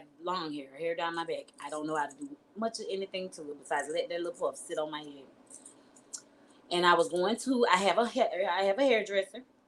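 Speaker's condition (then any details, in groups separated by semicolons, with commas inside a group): No condition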